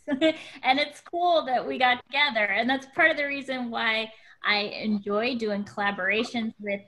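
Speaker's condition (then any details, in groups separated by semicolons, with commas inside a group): No condition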